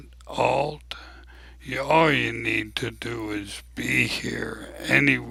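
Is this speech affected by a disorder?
Yes: ALS; abnormally slow voice.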